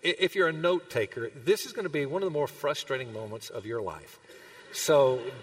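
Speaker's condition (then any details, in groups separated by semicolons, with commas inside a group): No condition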